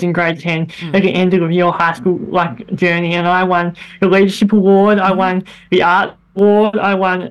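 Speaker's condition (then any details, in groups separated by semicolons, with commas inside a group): Bilateral cleft lip and palate; congenital bilateral cleft lip and palate, many operations from 3 months, hip bone graft, throat operation; as child squeaky, very airy, nasal voice, speech therapy through life, much improved since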